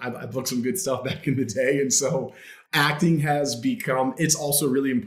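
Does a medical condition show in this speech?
No.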